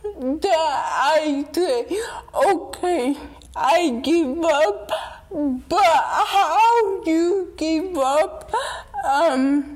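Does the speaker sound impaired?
Yes: dystonia; brain damage sometimes in basal ganglia, lost control over body, nervous system affected, wheelchair user, hands affected; takes deep breath and relaxes when tense to gain control, calms before able to speak.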